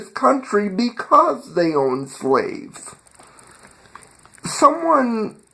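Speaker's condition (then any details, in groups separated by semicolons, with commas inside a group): Cerebral palsy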